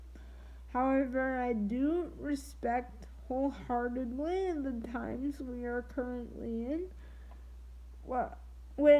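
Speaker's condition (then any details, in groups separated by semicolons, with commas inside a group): Triplegic cerebral palsy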